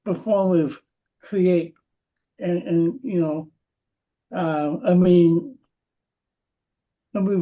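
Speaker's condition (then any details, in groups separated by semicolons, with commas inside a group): Cerebral palsy; present from birth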